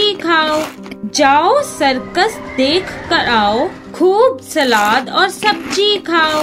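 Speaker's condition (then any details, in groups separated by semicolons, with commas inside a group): No condition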